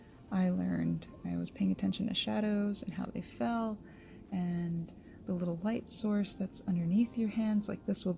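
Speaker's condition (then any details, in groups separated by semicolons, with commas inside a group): No condition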